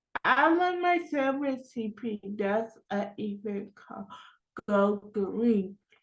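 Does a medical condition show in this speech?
Yes: cerebral palsy.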